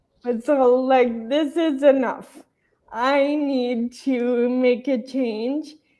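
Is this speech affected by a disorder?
Yes: traumatic brain injury; still slows things.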